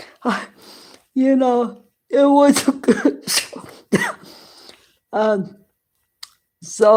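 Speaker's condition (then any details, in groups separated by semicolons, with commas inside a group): Cerebral palsy; present from birth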